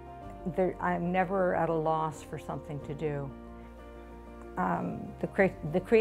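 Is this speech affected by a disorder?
No.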